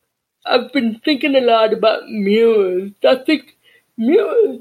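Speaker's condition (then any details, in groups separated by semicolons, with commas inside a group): Deafness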